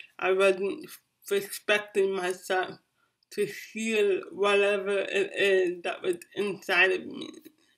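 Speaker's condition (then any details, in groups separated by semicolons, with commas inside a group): Cerebral palsy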